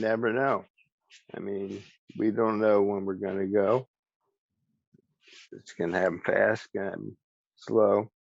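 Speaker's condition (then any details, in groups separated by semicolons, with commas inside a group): ALS; speech still preserved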